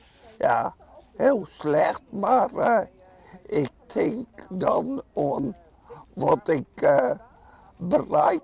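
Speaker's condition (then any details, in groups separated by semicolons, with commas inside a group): Acquired brain injury; serious accident at young age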